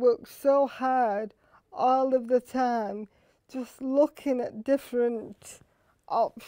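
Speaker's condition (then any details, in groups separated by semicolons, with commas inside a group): Quadriplegic cerebral palsy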